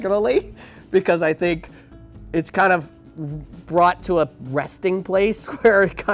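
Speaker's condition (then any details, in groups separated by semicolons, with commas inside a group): No condition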